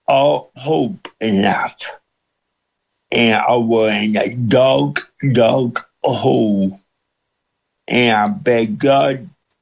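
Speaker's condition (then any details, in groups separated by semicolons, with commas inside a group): Cerebral palsy with speech impediment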